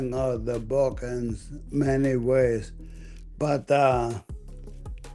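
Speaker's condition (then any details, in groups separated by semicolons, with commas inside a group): ALS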